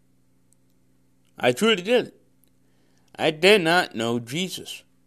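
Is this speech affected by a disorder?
Yes: cerebral palsy; wears glasses.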